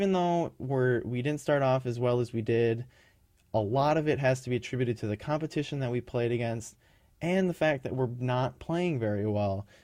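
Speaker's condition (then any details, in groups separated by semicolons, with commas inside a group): No condition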